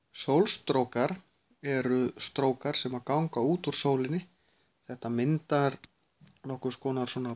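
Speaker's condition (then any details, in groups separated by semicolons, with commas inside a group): No condition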